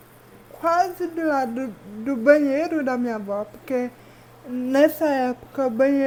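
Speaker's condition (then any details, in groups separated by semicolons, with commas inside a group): Cerebral palsy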